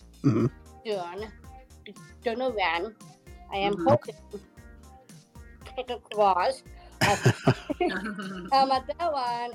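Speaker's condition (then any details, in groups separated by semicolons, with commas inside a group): Down syndrome; present from birth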